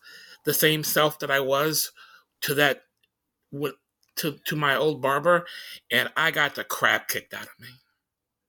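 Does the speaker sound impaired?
Yes: stutter; here repeated sounds, blocks.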